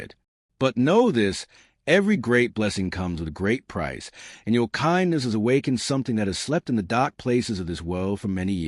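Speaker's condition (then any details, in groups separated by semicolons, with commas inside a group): No condition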